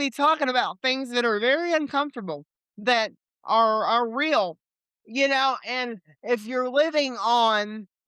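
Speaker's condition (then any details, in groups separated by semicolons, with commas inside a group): Cerebral palsy; limited mobility, legs; age 28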